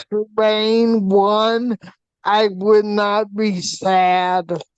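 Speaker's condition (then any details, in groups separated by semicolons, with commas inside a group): Hydrocephalus with shunt failure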